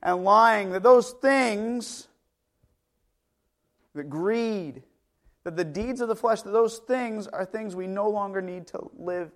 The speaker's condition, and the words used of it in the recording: No condition.